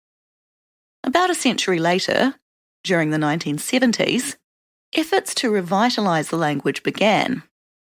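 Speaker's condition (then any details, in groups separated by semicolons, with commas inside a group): No condition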